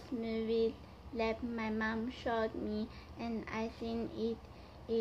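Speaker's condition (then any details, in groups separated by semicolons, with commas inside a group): Cerebral palsy; right side affected, childhood surgery for toe-walking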